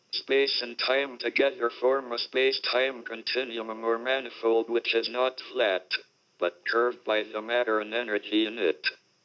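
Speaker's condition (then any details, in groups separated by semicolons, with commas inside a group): Motor neurone disease (ALS), speech-generating device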